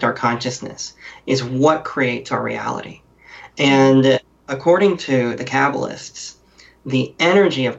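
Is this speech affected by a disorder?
Yes: cleft lip and palate; more nasal-sounding voice due to cleft.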